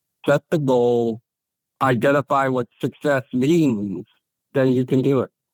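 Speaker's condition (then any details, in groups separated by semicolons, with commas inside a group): ALS; onset right arm, then left arm, legs, quadriplegic, prior neck surgeries; nearly five years since diagnosis, slow progression, eye-controlled wheelchair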